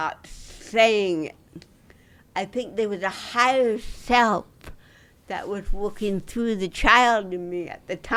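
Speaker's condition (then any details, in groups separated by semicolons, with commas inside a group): Dystonia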